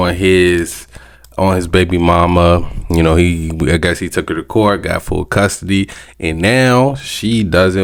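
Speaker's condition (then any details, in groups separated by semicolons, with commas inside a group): No condition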